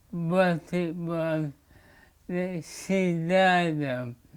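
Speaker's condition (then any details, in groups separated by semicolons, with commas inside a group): Motor neurone disease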